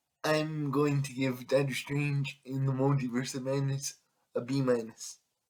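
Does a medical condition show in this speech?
Yes: cerebral palsy; able to speak.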